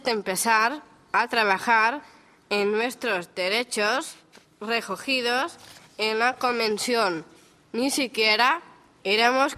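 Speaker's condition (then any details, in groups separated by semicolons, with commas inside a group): Down syndrome; genetic, extra chromosome 21 material, intellectual disability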